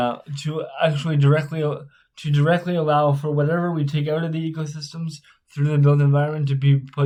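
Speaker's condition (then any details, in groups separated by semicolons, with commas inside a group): Spastic cerebral palsy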